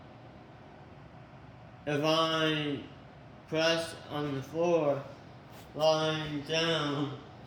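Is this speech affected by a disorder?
Yes: tongue cancer surgery.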